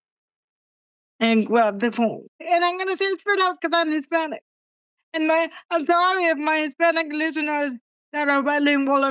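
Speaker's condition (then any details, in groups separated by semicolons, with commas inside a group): Cerebral palsy; present from birth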